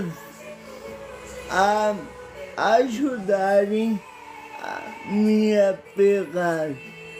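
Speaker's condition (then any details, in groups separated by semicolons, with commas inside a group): Paralysis; speech impairment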